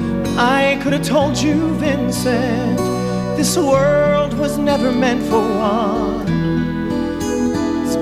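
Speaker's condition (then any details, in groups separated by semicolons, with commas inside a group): No condition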